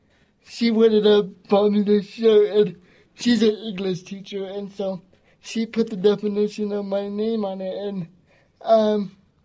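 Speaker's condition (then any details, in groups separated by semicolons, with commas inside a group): Cerebral palsy; gentle, calm, strong voice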